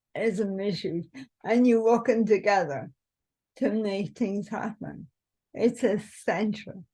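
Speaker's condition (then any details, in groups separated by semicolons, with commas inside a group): Cerebral palsy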